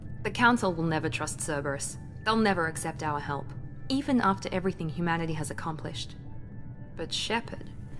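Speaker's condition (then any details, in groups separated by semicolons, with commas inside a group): No condition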